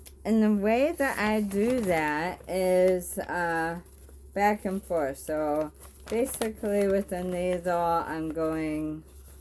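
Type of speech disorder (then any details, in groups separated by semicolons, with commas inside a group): Bulbar dysarthria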